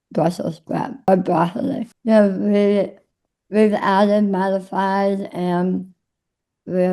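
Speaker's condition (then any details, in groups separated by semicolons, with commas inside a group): Tongue cancer; tongue cancer, treated with surgery; in remission after surgery; swallowing worse after surgery, speech often not understood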